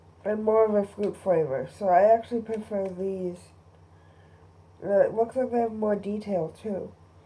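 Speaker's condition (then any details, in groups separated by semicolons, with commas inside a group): Cerebral palsy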